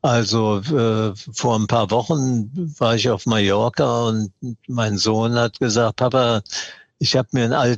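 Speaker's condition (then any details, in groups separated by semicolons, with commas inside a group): Parkinson's disease; diet and sport to slow progression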